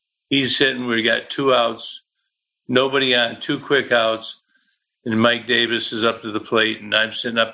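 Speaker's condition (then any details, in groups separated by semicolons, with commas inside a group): Parkinson's disease; right brain more affected, left body side compromised, early muscle, posture changes, limp, prior neck surgery; ongoing therapy and medication; once unable to talk on broadcast around diagnosis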